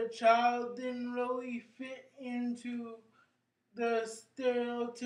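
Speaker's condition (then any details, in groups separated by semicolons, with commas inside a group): Cerebral palsy; brain injury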